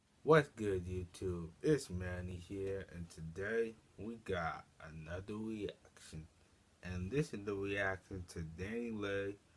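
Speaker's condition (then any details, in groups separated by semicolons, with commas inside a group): No condition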